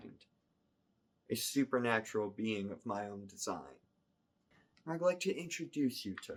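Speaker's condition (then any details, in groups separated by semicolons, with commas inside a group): No condition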